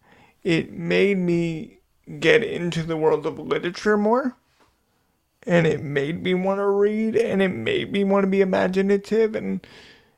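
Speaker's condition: Cerebral palsy; wheelchair user

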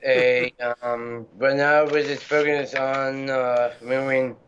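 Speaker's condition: Down syndrome; congenital, present since birth

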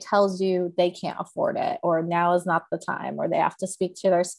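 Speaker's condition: No condition

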